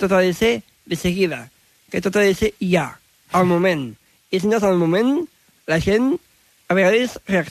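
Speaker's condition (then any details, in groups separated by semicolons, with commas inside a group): Down syndrome; intellectual disability, learns at own pace, needs extra time to understand and process explanations; expresses himself in own way and own words, dislikes being corrected, very talkative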